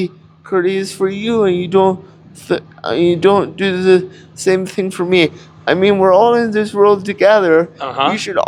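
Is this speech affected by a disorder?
Yes: cerebral palsy; cannot walk.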